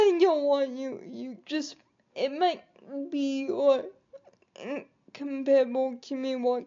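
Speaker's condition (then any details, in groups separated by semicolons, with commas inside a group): Cerebral palsy; able to articulate and speak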